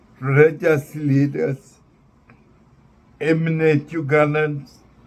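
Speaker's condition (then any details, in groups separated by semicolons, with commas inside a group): Neurological disease after spinal surgery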